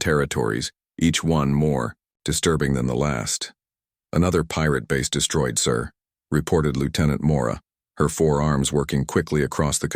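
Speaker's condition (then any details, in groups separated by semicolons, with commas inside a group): No condition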